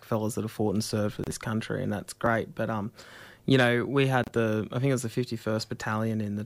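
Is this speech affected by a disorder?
No.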